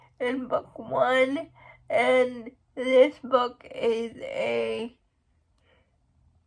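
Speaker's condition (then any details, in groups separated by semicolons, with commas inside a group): Cerebral palsy; uses wheelchair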